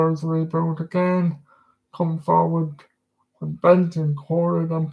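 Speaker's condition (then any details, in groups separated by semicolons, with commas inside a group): Cerebral palsy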